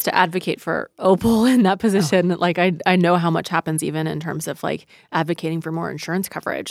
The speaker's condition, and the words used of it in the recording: No condition.